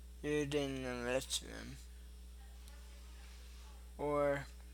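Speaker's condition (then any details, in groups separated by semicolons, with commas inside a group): Cerebral palsy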